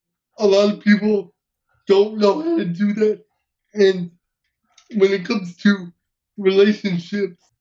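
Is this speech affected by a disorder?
Yes: cerebral palsy; uses wheelchair.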